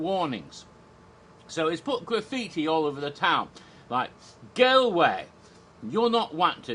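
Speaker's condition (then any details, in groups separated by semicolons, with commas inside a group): No condition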